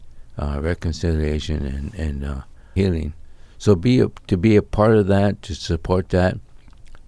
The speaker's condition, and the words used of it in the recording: ALS (motor neuron disease). I know you mentioned before we got on the air that it may affect your speech a little bit, so hope people